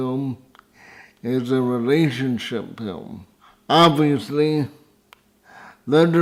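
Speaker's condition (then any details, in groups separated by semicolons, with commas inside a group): Cerebral palsy, severe; spastic type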